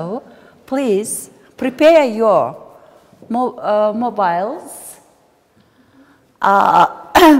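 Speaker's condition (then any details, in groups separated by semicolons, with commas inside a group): No condition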